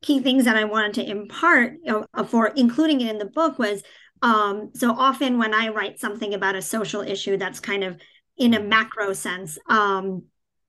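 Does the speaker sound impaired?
Yes: cleft palate, cleft palate without cleft lip; childhood articulation problems, hard to understand, years with speech pathologist, speaking Hindi discouraged by early doctors, therapists.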